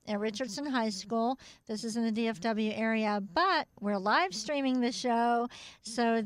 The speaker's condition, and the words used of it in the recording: Cleft palate. I really have to concentrate on making my speech clear enough.